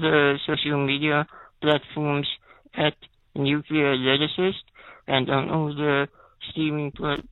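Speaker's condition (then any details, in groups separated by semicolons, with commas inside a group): Spinal muscular atrophy, type 2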